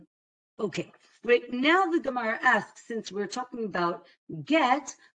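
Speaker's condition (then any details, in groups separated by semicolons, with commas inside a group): No condition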